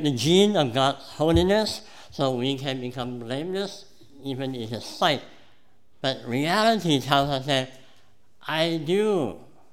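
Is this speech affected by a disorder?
Yes: cleft palate; congenital cleft palate.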